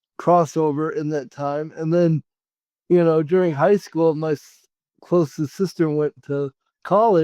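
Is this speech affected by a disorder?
Yes: cerebral palsy.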